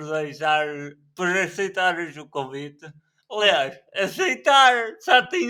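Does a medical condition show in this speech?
Yes: cerebral palsy.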